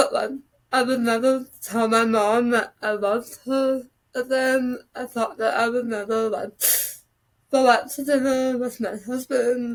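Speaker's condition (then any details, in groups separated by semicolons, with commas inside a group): Tongue cancer with glossectomy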